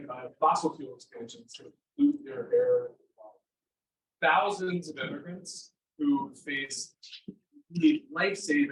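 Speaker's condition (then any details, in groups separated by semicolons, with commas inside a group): No condition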